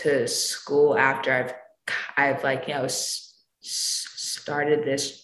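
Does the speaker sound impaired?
Yes: stutter; aware of talking differently by kindergarten, speech therapy since kindergarten, mother also stutters; teenager, sees school SLP, attends stuttering management camp focused on comfort not fluency; feels confident speaking, uses pseudo-stuttering to advertise stutter to new people; here repeated sounds, repeated words, prolonged sounds.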